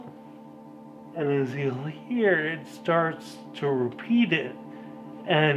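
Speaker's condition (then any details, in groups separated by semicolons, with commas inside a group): Ataxia; slight slurring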